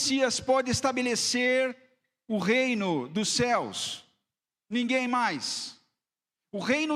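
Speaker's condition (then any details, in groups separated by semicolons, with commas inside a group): No condition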